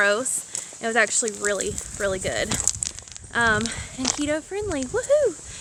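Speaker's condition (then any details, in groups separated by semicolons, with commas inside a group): No condition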